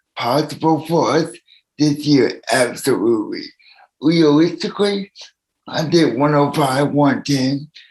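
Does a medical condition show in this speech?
Yes: cerebral palsy; needs assistance from others.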